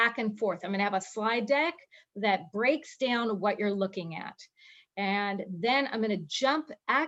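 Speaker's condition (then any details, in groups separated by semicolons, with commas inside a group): No condition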